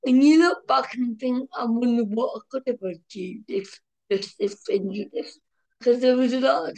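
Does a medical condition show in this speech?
Yes: cerebral palsy; from birth, brain oxygen starvation, suction delivery, born medically dead, revived, slight form, mild walking wobble; speech affected a little, daily speech therapy and physiotherapy at special needs school from age 2.5.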